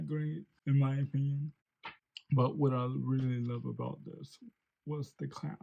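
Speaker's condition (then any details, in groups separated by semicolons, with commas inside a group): Cerebral palsy; since birth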